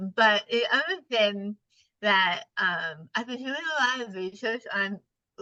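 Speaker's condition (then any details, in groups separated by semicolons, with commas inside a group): Partial glossectomy for tongue cancer; tongue cancer, over half of tongue removed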